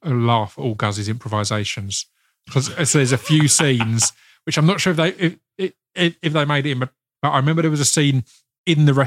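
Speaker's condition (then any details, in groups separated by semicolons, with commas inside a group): Stammer; sticking type rather than repetition type, uncontrollable; mostly unnoticed by listeners, plans breathing to avoid stammering on takes; repeated sounds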